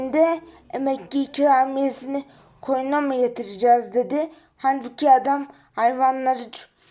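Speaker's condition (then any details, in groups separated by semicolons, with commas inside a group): Cerebral palsy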